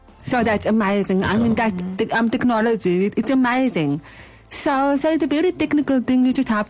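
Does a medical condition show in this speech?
Yes: deafness with cochlear implants, severe; 97% hearing loss, hearing aids at age 2 raised hearing to 40%, now bilateral cochlear implants; hearing about 80% with bilateral cochlear implants, lip reads, relies on body language, hears music better; learned early to speak like hearing person, mother Bonita drew out language, not natural.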